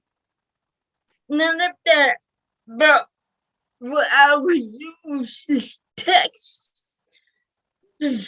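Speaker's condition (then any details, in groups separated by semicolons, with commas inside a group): Cerebral palsy; speech impairment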